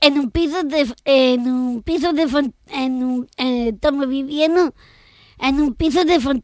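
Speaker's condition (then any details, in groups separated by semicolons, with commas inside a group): Down syndrome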